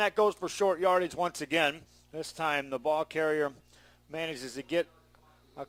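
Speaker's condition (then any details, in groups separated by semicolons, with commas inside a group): No condition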